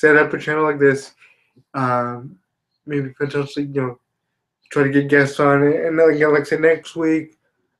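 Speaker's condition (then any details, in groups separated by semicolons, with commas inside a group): Spastic quadriplegia cerebral palsy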